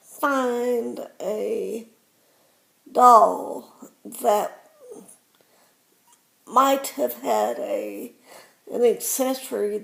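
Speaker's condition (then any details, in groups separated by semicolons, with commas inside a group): Cerebral palsy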